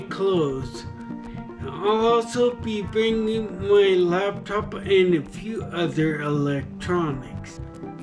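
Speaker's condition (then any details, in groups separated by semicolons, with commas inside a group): Traumatic brain injury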